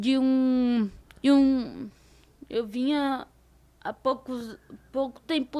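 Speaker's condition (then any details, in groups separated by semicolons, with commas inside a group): Cerebral palsy; diparetic form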